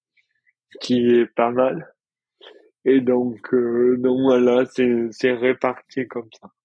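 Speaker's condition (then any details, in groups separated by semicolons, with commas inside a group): Dystonia; no longer falls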